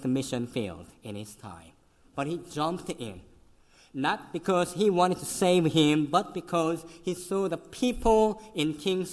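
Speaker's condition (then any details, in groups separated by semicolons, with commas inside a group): Cleft lip and palate; congenital, severe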